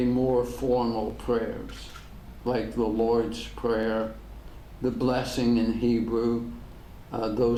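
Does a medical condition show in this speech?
Yes: ALS; degenerative; diagnosed ten years ago.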